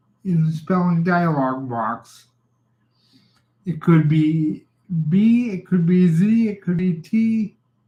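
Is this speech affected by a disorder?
Yes: cerebral palsy.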